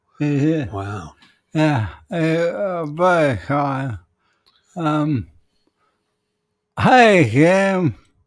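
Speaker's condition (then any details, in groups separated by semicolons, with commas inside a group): ALS; voice may sound peculiar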